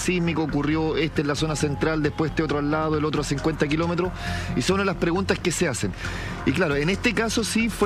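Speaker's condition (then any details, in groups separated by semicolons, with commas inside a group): No condition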